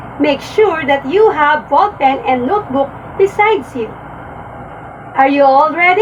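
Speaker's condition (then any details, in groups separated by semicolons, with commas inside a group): No condition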